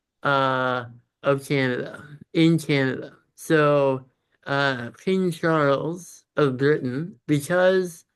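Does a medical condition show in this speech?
Yes: congenital muscular dystrophy.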